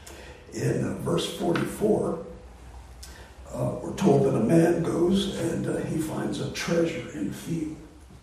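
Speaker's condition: Voice disorder; not contagious

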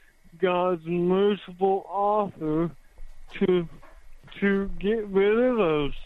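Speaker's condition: Cerebral palsy; speaks slowly, host suspected stroke, caller denies being high on drugs

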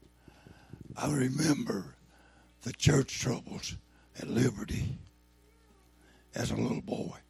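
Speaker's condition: Throat cancer, lost vocal cord

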